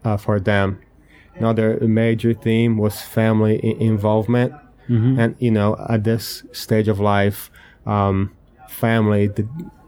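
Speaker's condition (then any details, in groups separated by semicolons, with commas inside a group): Stuttering; stuttered in childhood, only kid in school who stuttered; still stutters; individual stuttering pattern, differs from how host stutters; prolonged sounds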